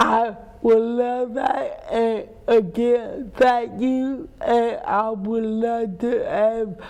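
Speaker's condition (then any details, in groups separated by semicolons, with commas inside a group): Cerebral palsy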